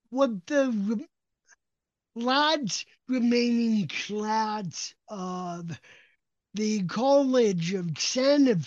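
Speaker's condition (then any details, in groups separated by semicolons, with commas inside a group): Cerebral palsy; sometimes assumed drunk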